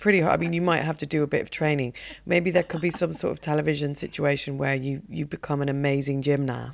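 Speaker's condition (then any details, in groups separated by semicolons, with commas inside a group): No condition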